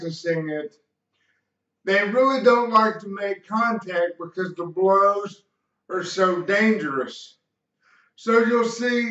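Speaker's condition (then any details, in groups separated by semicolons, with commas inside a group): Cerebral palsy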